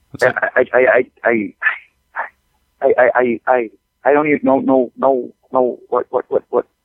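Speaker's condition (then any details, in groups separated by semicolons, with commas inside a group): Stutter; severe stutter, one useless leg; part-word, syllable and word repetitions, cut-off words, fillers, laughter; repeated words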